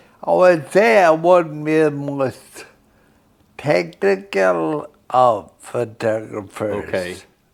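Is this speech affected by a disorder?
Yes: Friedreich's ataxia.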